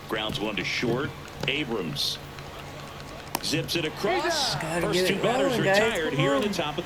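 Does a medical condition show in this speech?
No.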